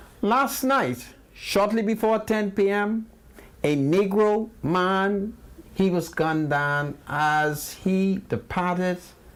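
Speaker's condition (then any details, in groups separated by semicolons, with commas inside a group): No condition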